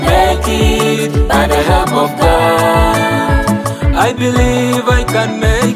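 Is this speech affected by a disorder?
No.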